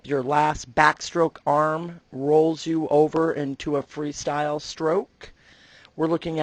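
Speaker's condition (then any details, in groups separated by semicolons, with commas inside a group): No condition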